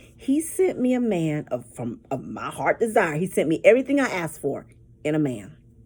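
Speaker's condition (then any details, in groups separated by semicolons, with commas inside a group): No condition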